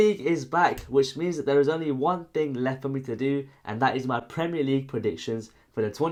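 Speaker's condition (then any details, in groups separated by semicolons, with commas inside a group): No condition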